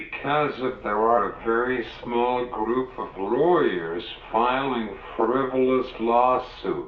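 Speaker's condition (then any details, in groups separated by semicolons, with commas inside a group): Cerebral palsy; uses wheelchair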